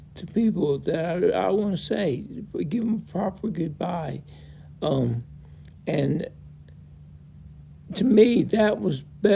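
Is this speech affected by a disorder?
Yes: multiple system atrophy.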